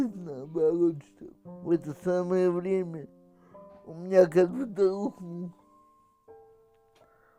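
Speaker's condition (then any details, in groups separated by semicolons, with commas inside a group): Cerebral palsy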